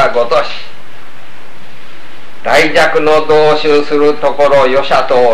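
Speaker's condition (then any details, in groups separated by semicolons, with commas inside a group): No condition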